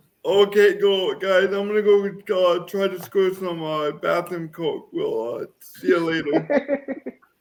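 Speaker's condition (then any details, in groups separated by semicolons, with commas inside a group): Cerebral palsy; voice affected by condition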